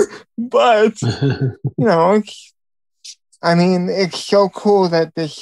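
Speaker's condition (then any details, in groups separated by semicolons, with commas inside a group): Cerebral palsy; voice sometimes sounds childlike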